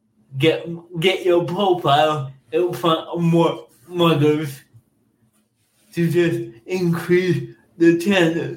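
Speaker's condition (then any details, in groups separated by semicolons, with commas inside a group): Cerebral palsy; cerebral palsy from birth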